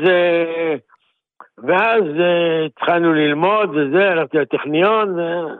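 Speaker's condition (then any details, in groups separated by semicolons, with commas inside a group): Parkinson's disease; Parkinson's diagnosed about 3 or more years ago, neurologist prof. Giladi, Ichilov; hand tremor, freezing in legs, cannot walk long distances, personal fitness trainer twice weekly, daily stair climbing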